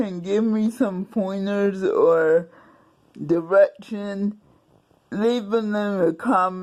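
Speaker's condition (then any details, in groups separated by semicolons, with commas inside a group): Cerebral palsy; several unnoticed strokes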